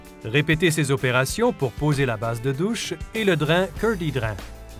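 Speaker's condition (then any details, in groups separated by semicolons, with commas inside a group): No condition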